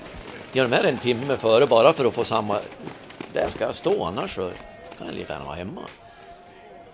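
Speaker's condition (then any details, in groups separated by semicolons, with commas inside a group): No condition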